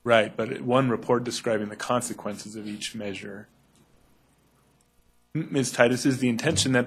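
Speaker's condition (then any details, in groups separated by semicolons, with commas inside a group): No condition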